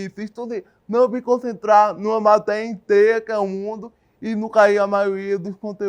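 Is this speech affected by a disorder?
Yes: cerebral palsy.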